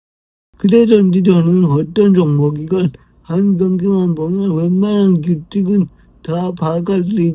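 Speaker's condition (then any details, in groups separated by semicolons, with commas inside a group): Brain lesion disability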